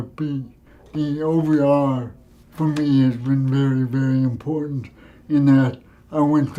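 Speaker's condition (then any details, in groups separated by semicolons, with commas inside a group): Cerebral palsy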